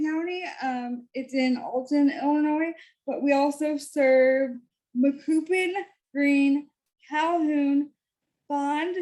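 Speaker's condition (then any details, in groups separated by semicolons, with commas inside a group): Cerebral palsy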